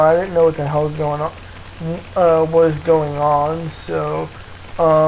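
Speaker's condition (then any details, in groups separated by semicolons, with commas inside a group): Cerebral palsy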